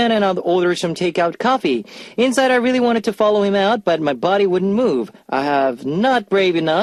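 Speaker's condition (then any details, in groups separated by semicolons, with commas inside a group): No condition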